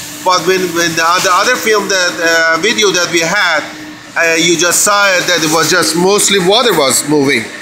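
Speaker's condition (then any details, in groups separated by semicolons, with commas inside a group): No condition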